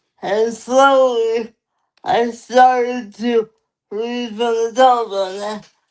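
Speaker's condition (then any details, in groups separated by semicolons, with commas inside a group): Cerebral palsy; lifelong; limited energy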